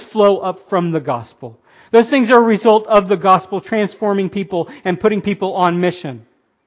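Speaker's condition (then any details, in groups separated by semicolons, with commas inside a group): No condition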